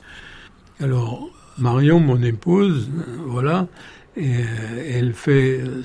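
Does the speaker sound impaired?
Yes: aphasia; severe at onset, three weeks in hospital, body nearly fully recovered, memory affected; attends GAIF aphasia association workshops including writing workshop, GAIF contacted by wife Marion.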